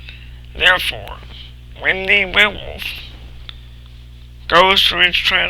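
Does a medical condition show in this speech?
Yes: cerebral palsy.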